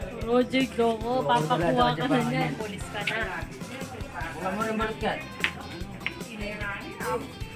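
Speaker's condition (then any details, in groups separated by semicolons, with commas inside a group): No condition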